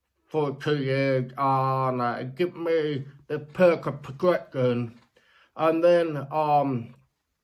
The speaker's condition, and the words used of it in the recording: Deafness. Um, and then when he responds, um, his speech is incredible.